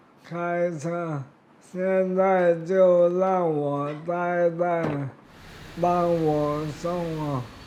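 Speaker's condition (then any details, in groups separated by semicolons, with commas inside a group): Amyotrophic lateral sclerosis; diagnosed 11 years ago, mobility issues; can still speak and eat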